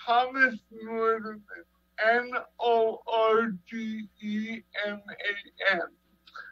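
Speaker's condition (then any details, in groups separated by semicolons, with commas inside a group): Cerebral palsy; 37 years, long-term care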